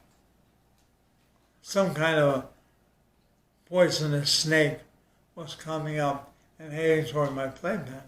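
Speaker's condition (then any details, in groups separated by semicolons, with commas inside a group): ALS; short of breath while talking, needs breaks, voice softens with fatigue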